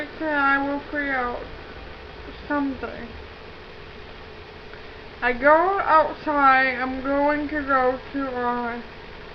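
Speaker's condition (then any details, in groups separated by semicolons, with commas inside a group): Cerebral palsy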